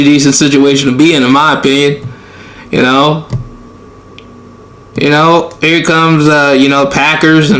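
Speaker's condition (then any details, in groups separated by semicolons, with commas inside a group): No condition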